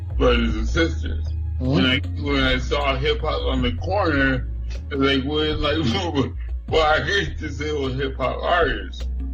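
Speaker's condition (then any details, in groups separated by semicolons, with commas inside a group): Cerebral palsy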